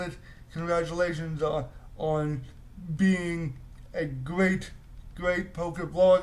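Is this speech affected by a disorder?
Yes: cerebral palsy; voice tone sometimes odd.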